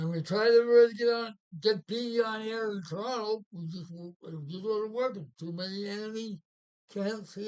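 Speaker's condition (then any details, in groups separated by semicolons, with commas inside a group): Parkinson's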